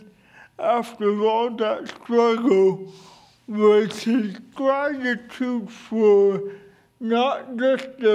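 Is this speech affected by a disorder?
Yes: cerebral palsy.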